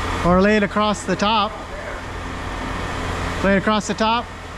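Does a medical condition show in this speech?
No.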